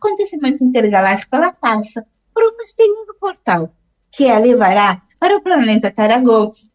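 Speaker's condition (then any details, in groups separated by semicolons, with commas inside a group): Down syndrome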